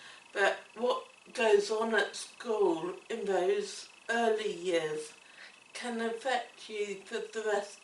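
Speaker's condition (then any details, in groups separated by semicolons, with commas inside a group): Cerebellar ataxia; affects coordination, speech and swallowing, curvature; diagnosed in childhood, aqua therapy, weekly keep fit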